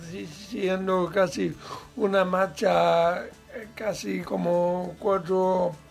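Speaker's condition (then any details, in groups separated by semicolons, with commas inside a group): Cerebral palsy, mild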